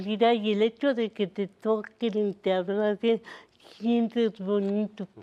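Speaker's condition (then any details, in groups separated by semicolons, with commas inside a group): Cerebral palsy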